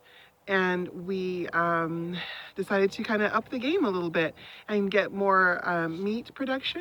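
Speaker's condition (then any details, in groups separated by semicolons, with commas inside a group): No condition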